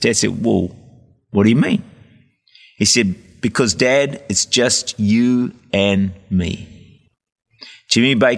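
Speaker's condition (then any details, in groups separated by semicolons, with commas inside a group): No condition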